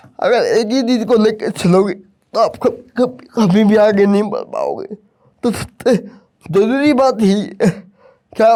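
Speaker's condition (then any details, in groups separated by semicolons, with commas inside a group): Cerebral palsy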